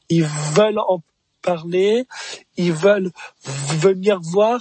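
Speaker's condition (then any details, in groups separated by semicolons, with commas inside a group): Stuttering; speech disorder, not counted as a disability; stand-up set at Jamel Comedy Club, audibly stumbles mid-set, voice left unedited; stuttered disfluencies, audience needs time to adjust to different rhythm; prolonged sounds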